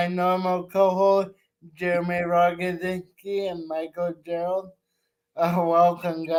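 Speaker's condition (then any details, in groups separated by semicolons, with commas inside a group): Cerebral palsy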